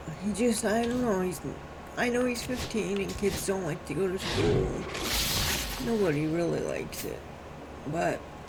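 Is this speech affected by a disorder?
Yes: cerebral palsy.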